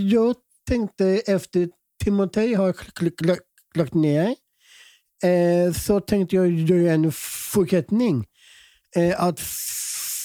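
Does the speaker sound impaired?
Yes: Down syndrome; present from birth; 32 years with condition.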